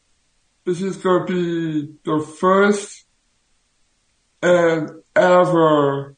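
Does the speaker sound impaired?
Yes: Down syndrome; intellectual disability from early childhood.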